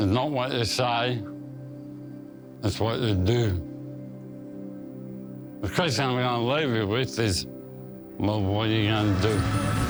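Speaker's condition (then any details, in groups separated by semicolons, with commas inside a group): Motor neurone disease; hand onset; early slurred speech, unable to speak for about 5 years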